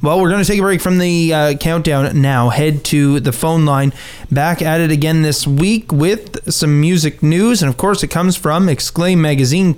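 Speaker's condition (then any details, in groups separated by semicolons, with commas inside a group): No condition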